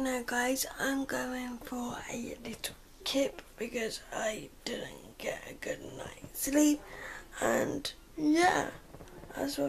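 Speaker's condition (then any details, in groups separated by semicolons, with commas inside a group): Cerebral palsy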